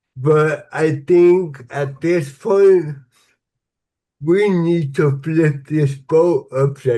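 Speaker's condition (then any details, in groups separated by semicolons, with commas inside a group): Cerebral palsy; somewhat slurred speech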